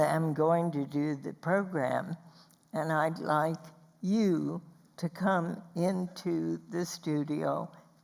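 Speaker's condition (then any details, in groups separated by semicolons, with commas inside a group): Spasmodic dysphonia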